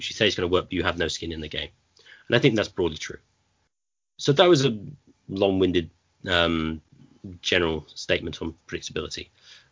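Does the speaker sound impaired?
No.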